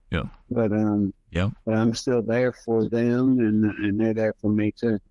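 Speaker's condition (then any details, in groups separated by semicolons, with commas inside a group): Multiple sclerosis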